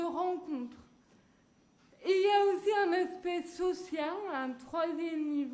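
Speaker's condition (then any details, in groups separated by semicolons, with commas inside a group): Cerebral palsy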